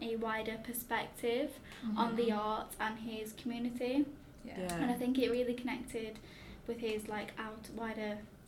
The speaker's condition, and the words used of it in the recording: No condition.